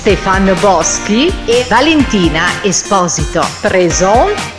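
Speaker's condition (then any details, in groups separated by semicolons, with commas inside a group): No condition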